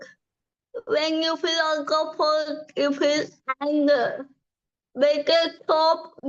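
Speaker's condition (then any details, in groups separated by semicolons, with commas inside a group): Cerebral palsy; from birth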